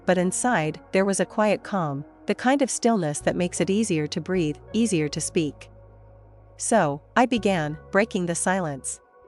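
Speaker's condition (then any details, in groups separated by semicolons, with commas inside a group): No condition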